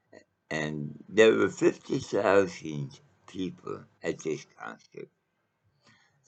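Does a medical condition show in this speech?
Yes: mouth cancer.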